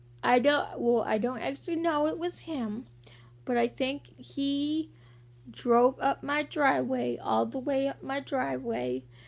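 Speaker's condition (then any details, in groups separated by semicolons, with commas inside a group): Cerebral palsy; walking sometimes hard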